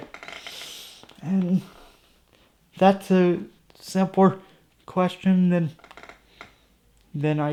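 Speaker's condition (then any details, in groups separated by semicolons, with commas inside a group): Cerebral palsy; from birth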